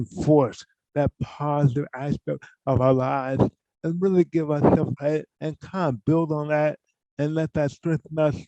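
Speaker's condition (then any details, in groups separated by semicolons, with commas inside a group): Cerebral palsy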